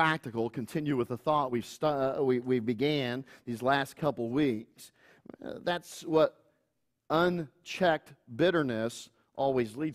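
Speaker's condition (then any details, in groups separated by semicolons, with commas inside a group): No condition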